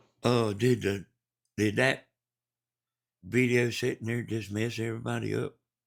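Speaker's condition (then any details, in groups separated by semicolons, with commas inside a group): Brain bleed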